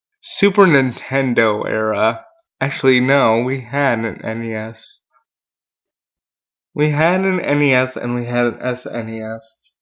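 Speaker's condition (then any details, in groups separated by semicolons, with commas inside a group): Cerebral palsy; mild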